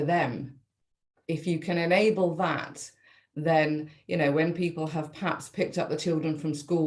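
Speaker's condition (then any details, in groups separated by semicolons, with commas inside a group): No condition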